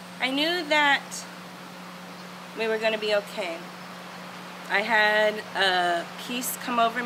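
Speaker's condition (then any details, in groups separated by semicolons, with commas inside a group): No condition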